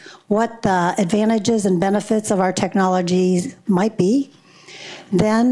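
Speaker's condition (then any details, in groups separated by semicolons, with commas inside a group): No condition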